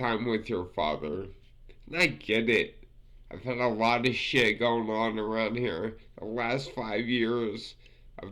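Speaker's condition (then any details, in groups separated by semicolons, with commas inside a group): Multiple sclerosis; affects fingers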